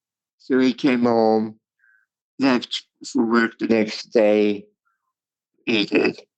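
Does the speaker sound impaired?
Yes: cerebral palsy; speech impairment.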